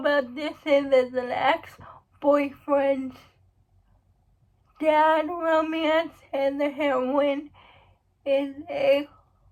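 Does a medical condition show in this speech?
Yes: cerebral palsy; uses wheelchair.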